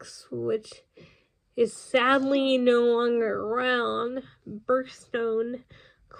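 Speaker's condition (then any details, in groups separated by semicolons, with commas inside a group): Cerebral palsy; congenital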